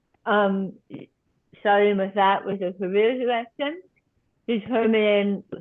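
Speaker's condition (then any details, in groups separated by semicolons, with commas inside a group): Tongue cancer surgery and reconstruction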